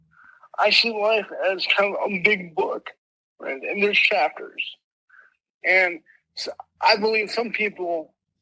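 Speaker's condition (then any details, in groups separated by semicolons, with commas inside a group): Mild cerebral palsy; speech impediment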